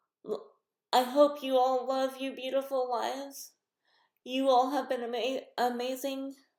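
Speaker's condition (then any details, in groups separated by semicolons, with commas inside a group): Cerebral palsy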